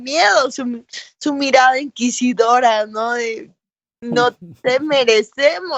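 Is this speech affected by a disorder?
Yes: cerebral palsy.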